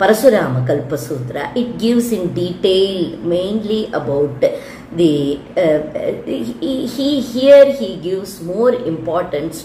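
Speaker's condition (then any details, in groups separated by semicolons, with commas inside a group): No condition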